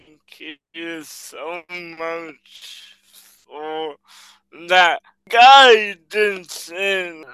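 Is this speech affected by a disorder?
Yes: cerebral palsy.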